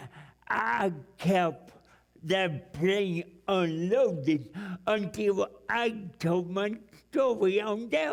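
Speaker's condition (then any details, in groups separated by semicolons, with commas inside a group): Cerebral palsy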